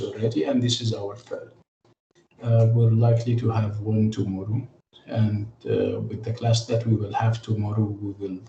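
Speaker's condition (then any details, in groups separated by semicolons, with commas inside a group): No condition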